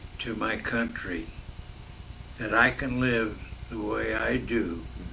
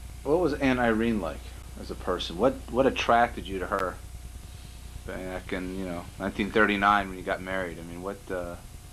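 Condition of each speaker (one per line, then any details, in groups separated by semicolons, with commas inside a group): Myasthenia gravis; neurological
No condition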